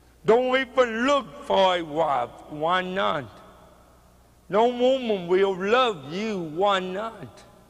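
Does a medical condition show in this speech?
Yes: cerebral palsy; speech hard to understand.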